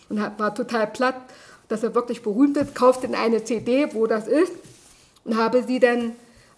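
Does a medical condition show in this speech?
Yes: deafness; interpreters or communication assistant in groups.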